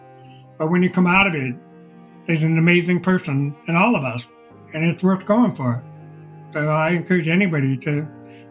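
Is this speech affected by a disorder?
Yes: deafblindness; progressive, diagnosed at age 28, expects eventual total blindness; some vision remaining.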